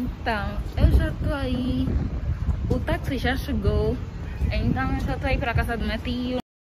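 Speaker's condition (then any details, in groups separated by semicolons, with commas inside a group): No condition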